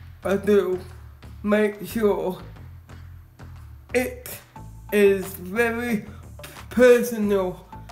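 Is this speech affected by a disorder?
Yes: cerebral palsy.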